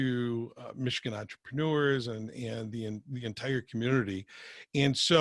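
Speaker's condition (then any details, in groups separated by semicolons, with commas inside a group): No condition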